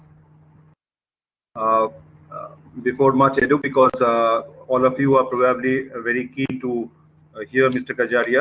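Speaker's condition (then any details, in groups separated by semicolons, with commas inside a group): No condition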